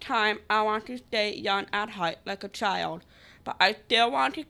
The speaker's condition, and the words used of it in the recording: Down syndrome. Eventually, I get the courage to try again and speak more clearer and louder so I'm understood when I'm asking.